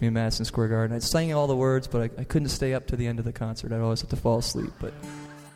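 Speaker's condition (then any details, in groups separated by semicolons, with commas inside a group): No condition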